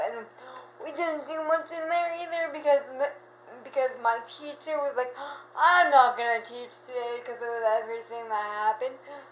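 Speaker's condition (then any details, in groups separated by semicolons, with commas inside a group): Cerebral palsy, dystonic hemiplegia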